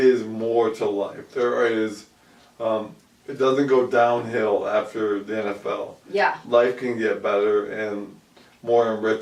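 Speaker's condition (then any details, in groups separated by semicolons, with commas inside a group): ALS; about 2 years since onset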